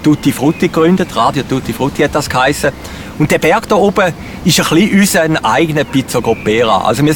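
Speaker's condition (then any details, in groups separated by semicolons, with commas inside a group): No condition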